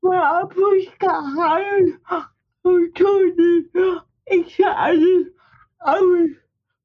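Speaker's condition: Speech impairment; uses wheelchair

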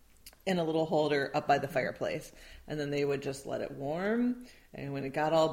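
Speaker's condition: No condition

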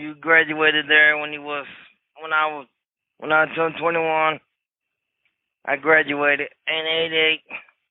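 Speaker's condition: Cerebral palsy; wheelchair user

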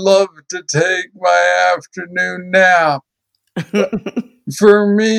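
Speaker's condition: Parkinson's disease; young onset, diagnosed at age 35, deep brain stimulation done twice, main drug recently switched; sees movement disorder specialist every 6 weeks or sooner, occupational and movement therapy; works with speech therapists on therapeutic and compensation strategies

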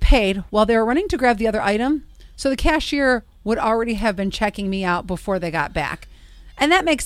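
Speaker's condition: No condition

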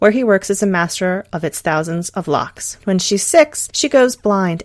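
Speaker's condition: No condition

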